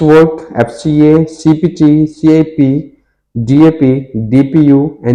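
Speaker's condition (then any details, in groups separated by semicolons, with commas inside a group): No condition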